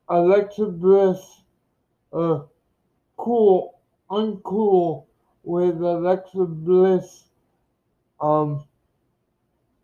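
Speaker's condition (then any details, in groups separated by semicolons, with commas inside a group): Cerebral palsy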